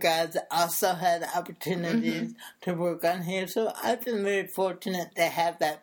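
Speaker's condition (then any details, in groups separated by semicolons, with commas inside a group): Cerebral palsy; since birth, brain damage to motor area of brain, affects speech and body movement; speech therapy on and off through life, especially in childhood; improved with speech therapy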